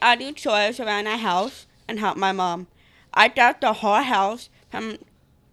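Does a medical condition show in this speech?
Yes: Down syndrome; accent from condition, fears not being understood, tries again speaking clearer and louder.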